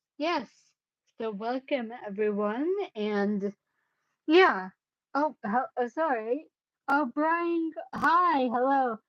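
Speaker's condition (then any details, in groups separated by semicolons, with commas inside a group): Cerebellar ataxia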